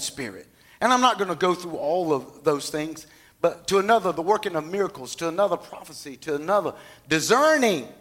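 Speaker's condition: No condition

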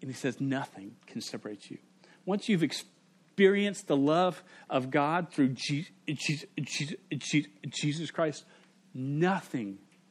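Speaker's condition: Stuttering; much worse through school years, variable with bad days; pretty fluent currently; pretty fluent now, some days unable to say own name; repeated sounds, prolonged sounds, blocks

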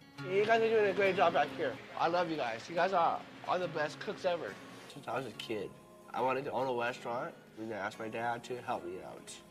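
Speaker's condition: Down syndrome; diagnosed disability

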